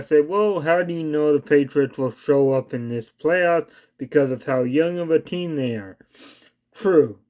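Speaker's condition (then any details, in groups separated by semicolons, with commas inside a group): Cerebral palsy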